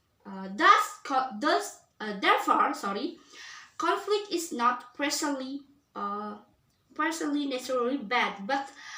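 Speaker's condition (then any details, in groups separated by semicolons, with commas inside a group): No condition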